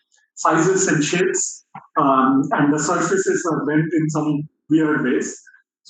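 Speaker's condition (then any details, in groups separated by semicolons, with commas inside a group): No condition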